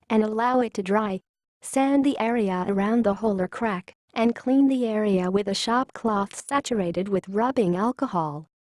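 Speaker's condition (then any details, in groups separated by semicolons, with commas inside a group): No condition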